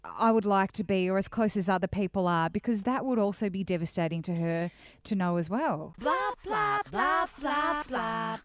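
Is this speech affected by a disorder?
No.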